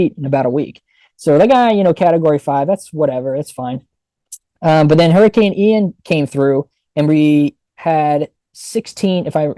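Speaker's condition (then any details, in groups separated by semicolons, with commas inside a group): No condition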